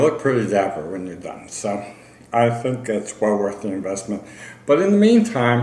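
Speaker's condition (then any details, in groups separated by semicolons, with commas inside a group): ALS; slowly progressive, bulbar involvement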